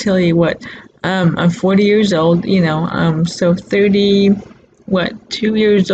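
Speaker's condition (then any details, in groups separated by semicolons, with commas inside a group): Cerebral palsy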